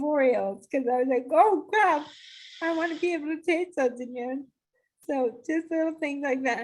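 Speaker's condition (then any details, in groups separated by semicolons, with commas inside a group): ALS; losing weight despite eating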